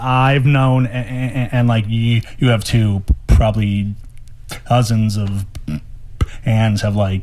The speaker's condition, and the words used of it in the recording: Stuttering. It adds to the anxiety, but it is a breathing problem.